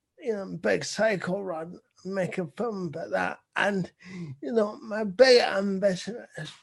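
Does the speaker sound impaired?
Yes: cerebral palsy; visible.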